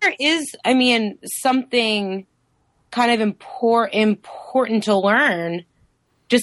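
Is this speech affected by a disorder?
Yes: stuttering; variable stuttering, formerly preoccupied with which words would be easier to say, helped by stuttering community; repetitions, relaxed stuttering without struggle, fluent when unable to hear own voice; here repeated sounds, prolonged sounds.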